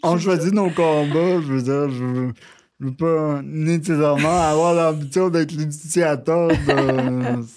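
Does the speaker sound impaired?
Yes: cerebral palsy; brain damage, near quadriplegic, full use of left arm only, sensation preserved, wheelchair user.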